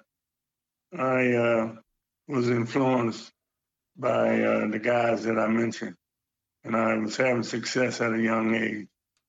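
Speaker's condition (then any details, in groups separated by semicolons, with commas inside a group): Parkinson's; age 70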